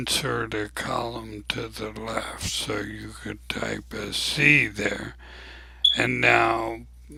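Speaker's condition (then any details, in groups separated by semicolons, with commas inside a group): ALS; abnormally slow voice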